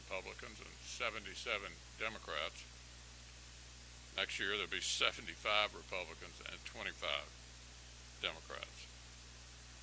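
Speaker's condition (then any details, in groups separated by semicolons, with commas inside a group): No condition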